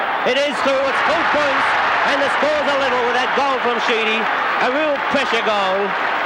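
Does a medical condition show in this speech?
No.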